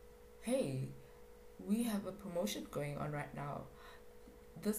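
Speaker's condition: No condition

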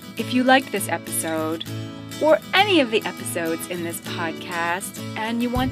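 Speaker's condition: No condition

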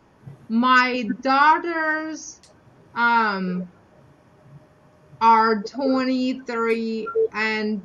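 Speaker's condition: Aphasia after stroke; caused by stroke, one side not working, poor balance, cannot move hands, brain fog, custom AFO, knee brace; just under a year since stroke, speech therapy, cannot walk without AFO; could not speak at first, no slurred speech at onset, improved with therapy, still affected, varies, cannot sing

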